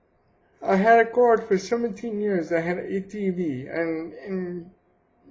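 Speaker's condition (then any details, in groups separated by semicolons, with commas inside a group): Cerebral palsy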